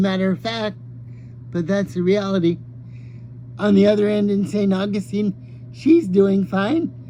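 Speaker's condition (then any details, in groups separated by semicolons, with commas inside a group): Cerebral palsy; ankle deformity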